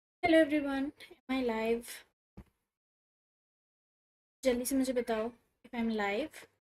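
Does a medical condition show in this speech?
No.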